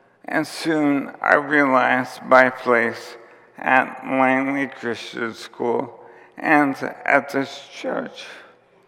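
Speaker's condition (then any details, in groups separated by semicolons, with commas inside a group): ALS; onset with tiredness and clumsiness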